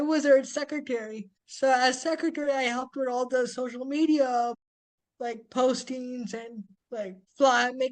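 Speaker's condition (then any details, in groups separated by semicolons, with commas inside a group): Spastic quadriplegic cerebral palsy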